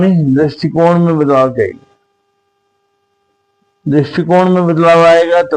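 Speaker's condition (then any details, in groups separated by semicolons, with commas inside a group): Cerebral palsy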